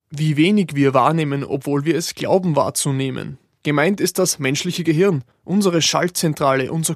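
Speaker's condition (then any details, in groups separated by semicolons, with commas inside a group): No condition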